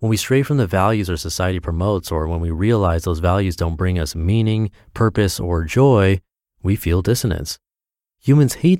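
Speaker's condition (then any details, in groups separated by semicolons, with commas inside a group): No condition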